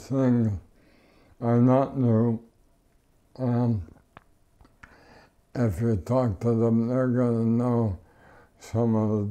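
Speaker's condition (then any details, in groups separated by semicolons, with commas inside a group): ALS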